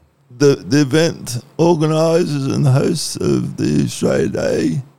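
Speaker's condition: Cerebral palsy; once cold stays cold

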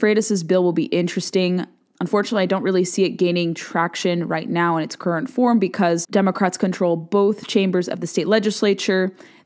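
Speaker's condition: No condition

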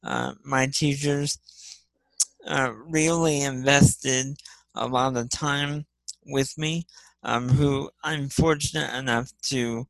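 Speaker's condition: Spastic cerebral palsy; physical and occupational therapy in childhood, multi-handicap class, once on 24 medications

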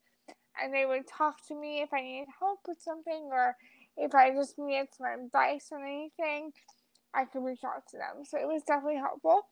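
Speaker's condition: Cerebral palsy; wheelchair user

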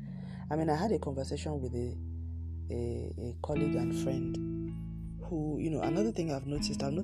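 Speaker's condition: No condition

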